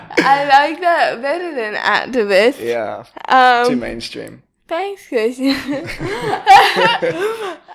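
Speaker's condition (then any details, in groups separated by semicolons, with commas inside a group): Cerebral palsy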